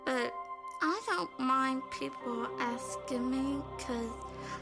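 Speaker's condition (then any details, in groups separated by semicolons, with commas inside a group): Hearing damage; hit by vehicle at age 4, severe skull and one eye damage, vision, balance damaged, dozens of surgeries; relearned speaking and walking; could not speak after injury, first voice only unclear screech, later relearned speech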